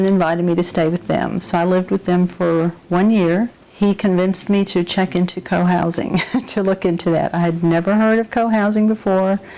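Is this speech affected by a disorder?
No.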